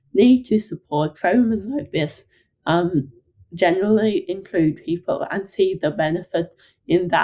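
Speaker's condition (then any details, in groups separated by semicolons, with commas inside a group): Ataxic cerebral palsy; caused by brain tumour surgery at 18 months, balance, coordination affected; after childhood brain tumour surgery; affected, speech therapy in early childhood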